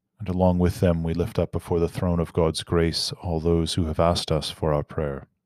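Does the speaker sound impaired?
No.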